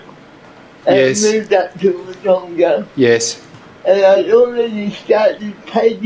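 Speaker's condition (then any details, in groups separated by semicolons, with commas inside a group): Cerebral palsy; from birth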